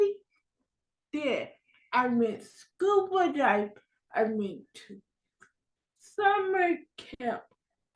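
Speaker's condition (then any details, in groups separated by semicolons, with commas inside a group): Cerebral palsy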